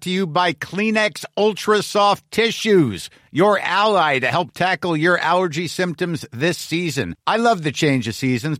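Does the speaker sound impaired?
No.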